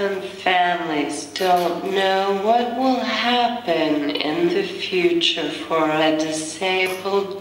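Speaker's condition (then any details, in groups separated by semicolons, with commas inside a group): Cerebral palsy; diagnosed at age one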